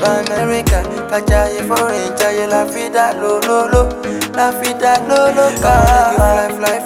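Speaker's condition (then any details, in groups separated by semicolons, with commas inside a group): No condition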